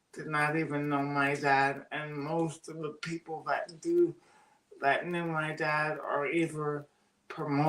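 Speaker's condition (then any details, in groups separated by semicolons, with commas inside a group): Cerebral palsy; birth oxygen deprivation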